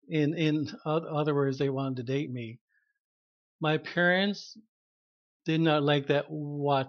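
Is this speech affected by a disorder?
Yes: stutter; covert, hidden through word substitution and avoidance, worsened in Ottawa with Oblates of Mary Immaculate; prolongations, repetitions, blocks, secondary behaviors; here repeated sounds, repeated words, prolonged sounds.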